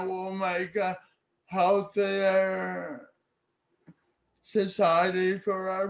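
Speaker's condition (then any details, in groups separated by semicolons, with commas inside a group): Cerebral palsy; speech therapy in childhood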